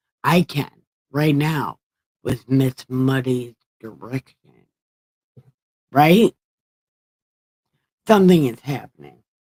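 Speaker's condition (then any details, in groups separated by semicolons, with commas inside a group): Brain injury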